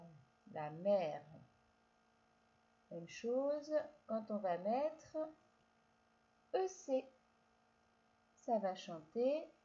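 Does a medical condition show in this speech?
No.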